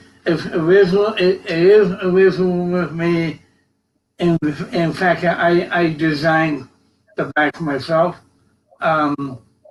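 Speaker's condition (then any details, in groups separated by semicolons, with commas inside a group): Cerebral palsy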